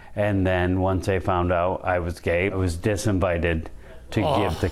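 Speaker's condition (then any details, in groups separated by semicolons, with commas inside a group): ALS; diagnosed one year ago; little time left; voice noticeably abnormal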